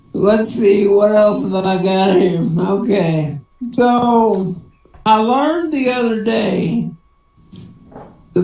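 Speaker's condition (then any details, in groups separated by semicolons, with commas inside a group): Cerebral palsy; speech sounds drunk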